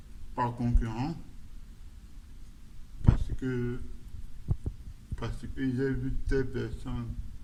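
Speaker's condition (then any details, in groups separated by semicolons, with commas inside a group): Cerebral palsy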